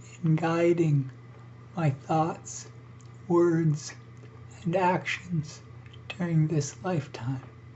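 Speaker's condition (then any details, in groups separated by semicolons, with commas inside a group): ALS; breathing increasingly difficult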